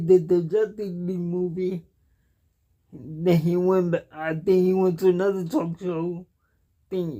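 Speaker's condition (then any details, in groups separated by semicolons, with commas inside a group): Cerebral palsy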